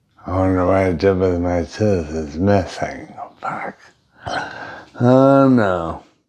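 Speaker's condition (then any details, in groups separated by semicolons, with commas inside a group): Brain injury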